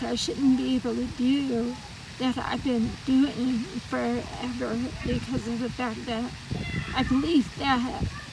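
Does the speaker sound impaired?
Yes: Parkinson's disease; adolescent onset around 13, tremors and overactivity, misdiagnosed as ADHD, given Ritalin, diagnosed about ten years ago; no Parkinson's medication, natural supplements found by daughter, diet changes.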